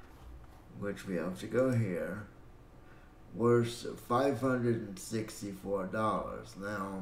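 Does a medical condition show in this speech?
Yes: cerebral palsy; breathing fine.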